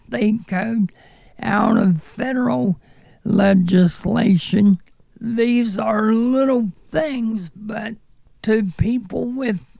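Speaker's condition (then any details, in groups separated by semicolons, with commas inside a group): Cerebral palsy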